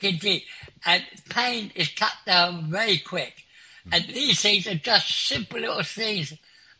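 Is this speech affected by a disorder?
Yes: clinically deaf; could not follow unfamiliar Suffolk slang.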